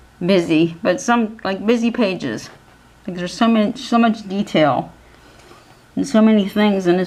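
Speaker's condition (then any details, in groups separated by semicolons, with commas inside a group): Cerebral palsy; physical handicap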